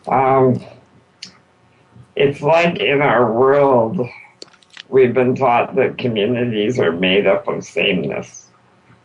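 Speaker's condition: Spinal muscular atrophy; not expected to live long

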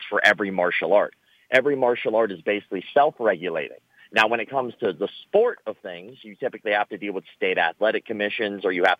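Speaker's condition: Cleft lip and palate; many surgeries as a child

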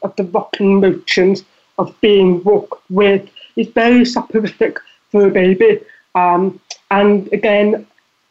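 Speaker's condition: Deafness; deafness audible in voice

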